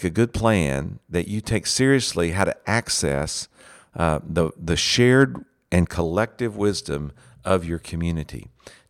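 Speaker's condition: No condition

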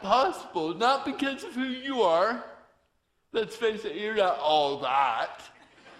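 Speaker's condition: Torsion dystonia; body still not controllable

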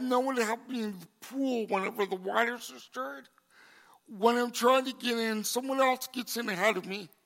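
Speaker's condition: Cerebral palsy; congenital

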